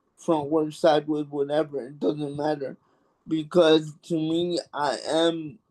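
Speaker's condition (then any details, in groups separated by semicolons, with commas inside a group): Cerebral palsy; affects hands and back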